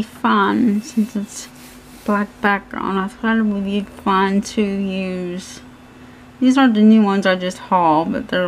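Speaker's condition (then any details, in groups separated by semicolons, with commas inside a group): Cerebral palsy; hands affected, shaking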